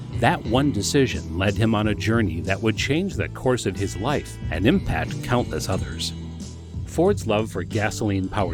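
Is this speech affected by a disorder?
No.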